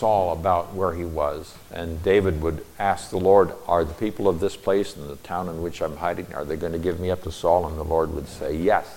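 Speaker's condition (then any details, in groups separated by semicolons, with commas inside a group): No condition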